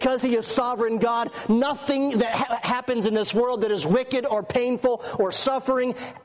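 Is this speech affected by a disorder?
No.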